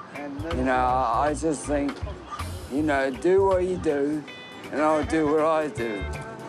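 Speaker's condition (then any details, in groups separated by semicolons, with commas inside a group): Traumatic brain injury; relearned speaking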